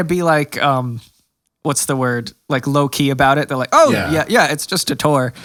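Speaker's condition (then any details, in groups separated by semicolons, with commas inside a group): No condition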